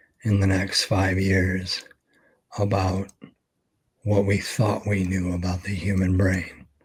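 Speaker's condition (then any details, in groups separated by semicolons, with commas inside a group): ALS; expects to lose voice very soon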